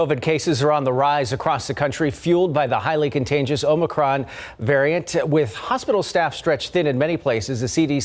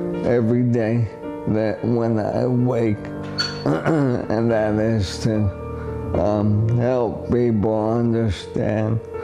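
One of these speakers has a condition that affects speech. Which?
The second: ALS; onset left hand weakness, then right hand; about six years since diagnosis.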